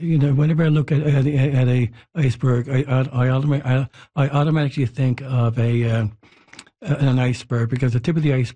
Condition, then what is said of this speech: Stuttering. The primary characteristic is what I'm doing now, and that's repetitions, prolongations, and blocks.